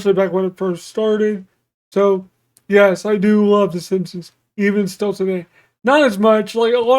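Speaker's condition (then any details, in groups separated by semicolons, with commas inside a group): Cerebral palsy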